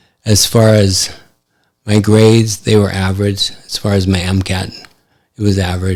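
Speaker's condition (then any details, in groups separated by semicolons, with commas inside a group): ALS; affects hand function; recently diagnosed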